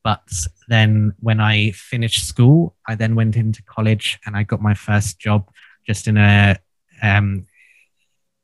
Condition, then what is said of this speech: Stuttering. Um, some days can be easier than others.